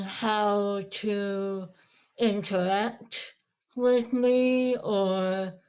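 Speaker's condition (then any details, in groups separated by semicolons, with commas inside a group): Moebius syndrome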